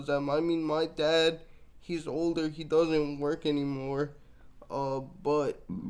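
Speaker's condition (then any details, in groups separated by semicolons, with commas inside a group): Cerebral palsy, mixed, mild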